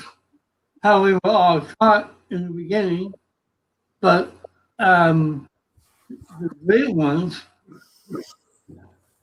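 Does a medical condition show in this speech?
Yes: cerebral palsy; from birth.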